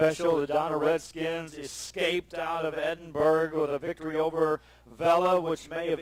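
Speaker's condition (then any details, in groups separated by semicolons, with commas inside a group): No condition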